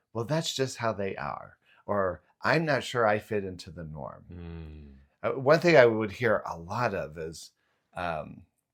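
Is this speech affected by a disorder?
No.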